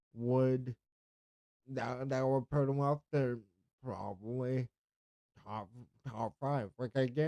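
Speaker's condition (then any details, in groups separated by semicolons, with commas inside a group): Cerebral palsy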